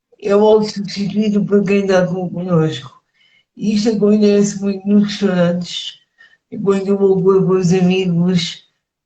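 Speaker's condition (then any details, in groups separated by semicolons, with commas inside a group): Cerebral palsy; speech affected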